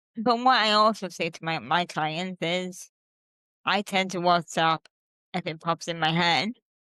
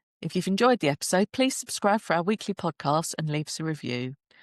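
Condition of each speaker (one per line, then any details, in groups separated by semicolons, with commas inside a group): Cerebral palsy; since birth
No condition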